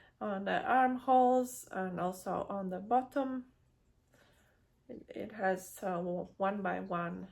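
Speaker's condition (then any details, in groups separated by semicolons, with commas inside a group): No condition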